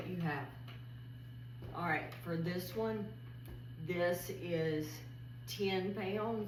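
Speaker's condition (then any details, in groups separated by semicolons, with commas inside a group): ALS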